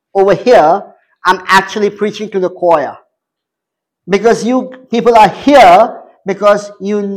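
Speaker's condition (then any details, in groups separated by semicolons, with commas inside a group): Cleft palate; congenital cleft palate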